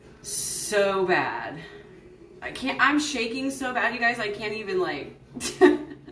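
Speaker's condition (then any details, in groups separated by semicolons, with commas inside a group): No condition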